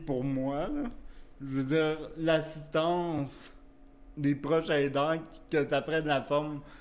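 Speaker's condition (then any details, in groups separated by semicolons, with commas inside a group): Cerebral palsy; wheelchair use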